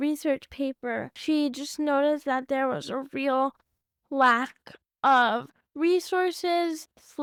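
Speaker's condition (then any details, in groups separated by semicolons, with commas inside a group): Cerebral palsy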